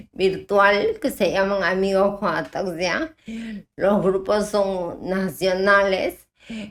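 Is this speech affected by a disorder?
Yes: ataxia type 1.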